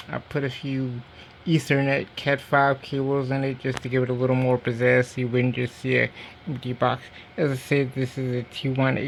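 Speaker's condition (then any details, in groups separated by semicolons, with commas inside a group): Cerebral palsy; diplegia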